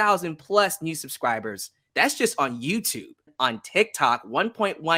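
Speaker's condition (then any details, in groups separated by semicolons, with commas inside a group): No condition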